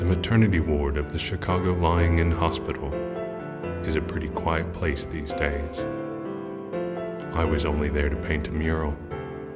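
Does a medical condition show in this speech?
No.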